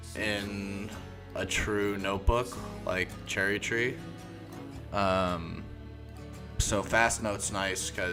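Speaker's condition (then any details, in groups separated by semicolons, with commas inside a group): No condition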